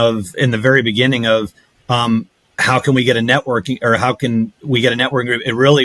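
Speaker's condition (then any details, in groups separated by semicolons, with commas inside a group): No condition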